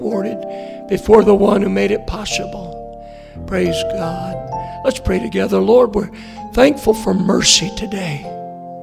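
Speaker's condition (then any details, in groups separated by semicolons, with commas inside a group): Hoarseness after vocal cord surgery; hoarse voice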